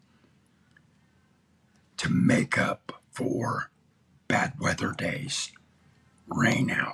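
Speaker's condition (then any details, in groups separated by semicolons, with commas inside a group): Throat cancer; tracheostomy tube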